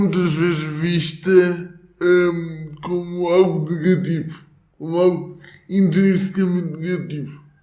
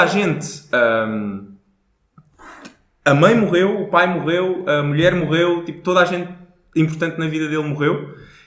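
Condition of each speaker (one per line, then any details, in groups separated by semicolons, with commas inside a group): Cerebral palsy; motor disability, affects walking and speaking; atypical speech, weekly speech therapy in childhood
No condition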